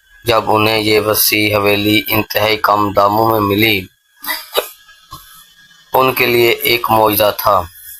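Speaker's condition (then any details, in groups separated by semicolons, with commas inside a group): No condition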